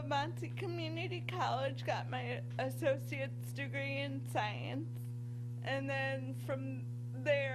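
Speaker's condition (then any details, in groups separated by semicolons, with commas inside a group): Cerebral palsy; from birth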